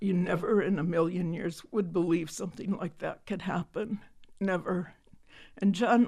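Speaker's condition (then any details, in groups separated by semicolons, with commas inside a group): Spasmodic dysphonia; vocal cord tremor; voice strains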